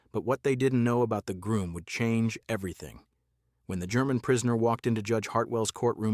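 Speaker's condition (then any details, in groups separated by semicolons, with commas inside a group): No condition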